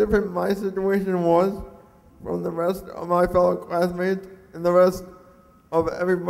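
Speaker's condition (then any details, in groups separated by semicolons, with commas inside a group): Cerebral palsy; mixed quadriplegic type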